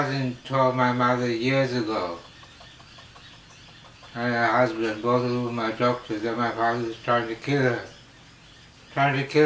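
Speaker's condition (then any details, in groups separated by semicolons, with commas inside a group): Slurred speech from poisoning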